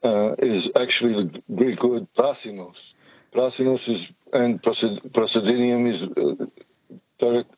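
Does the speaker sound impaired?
Yes: Parkinson's; jittery, attributed to Parkinson's.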